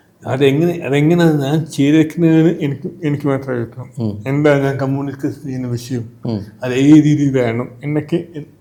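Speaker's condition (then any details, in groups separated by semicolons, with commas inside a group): Cerebral palsy; from birth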